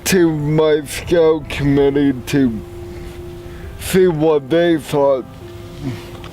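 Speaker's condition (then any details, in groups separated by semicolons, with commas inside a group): Cerebral palsy; brain damage, mainly core and legs, spasticity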